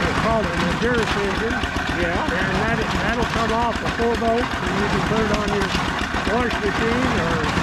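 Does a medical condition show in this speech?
No.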